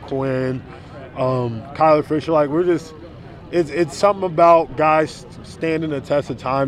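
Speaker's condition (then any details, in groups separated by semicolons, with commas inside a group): No condition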